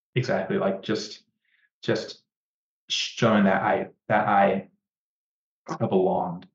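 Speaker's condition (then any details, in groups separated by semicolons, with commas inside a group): Stutter; onset in early childhood, worsened markedly at puberty, family history: uncle, cousin, grandfather, two younger brothers; mostly blocks, more severe than brother's, no stuttering when talking only to himself or reflexively; repeated words, prolonged sounds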